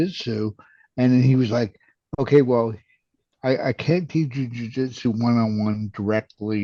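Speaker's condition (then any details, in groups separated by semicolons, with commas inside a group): Cerebral palsy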